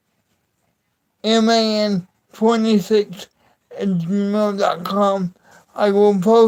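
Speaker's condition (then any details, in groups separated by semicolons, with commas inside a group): Cerebral palsy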